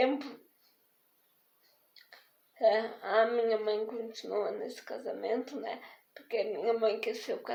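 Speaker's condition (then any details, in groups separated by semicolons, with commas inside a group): Spastic diplegic cerebral palsy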